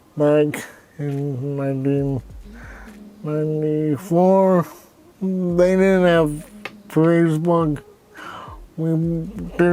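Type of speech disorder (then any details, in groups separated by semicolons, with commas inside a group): Dysarthria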